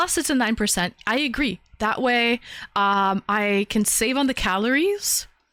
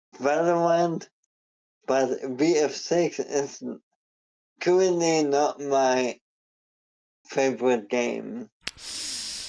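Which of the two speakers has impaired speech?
The second: ALS.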